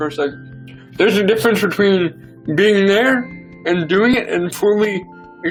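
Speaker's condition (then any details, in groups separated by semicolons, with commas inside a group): Cerebral palsy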